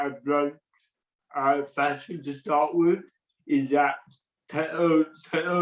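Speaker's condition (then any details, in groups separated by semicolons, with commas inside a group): Cerebral palsy; present from birth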